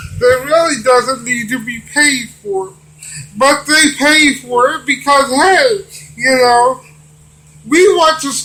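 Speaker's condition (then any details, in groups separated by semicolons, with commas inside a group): Cerebral palsy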